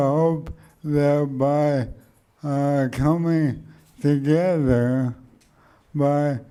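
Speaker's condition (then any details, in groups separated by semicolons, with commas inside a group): ALS; speech slowed and softened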